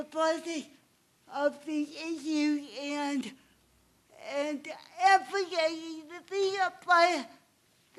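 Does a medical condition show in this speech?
Yes: cerebral palsy; obvious speech impairment.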